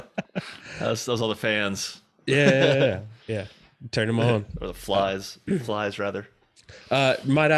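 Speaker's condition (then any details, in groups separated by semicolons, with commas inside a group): No condition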